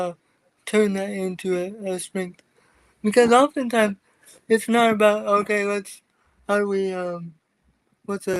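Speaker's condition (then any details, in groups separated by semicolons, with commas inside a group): Cerebral palsy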